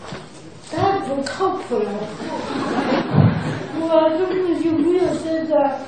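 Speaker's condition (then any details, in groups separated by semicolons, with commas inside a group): Cerebral palsy; cerebral palsy from birth, oxygen deprivation during breech delivery, unable to do farm work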